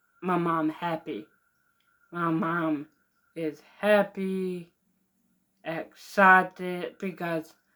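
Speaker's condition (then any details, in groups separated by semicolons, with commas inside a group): Mild cerebral palsy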